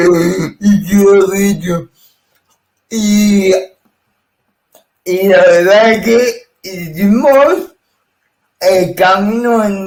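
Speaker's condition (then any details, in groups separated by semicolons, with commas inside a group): Cerebral palsy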